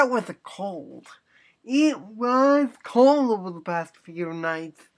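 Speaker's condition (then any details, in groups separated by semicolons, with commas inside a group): Cerebral palsy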